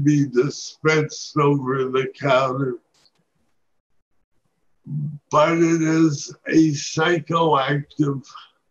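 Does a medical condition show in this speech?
Yes: Parkinson's disease.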